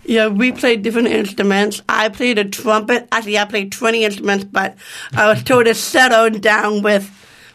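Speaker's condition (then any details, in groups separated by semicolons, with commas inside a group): Down syndrome; born in Rochester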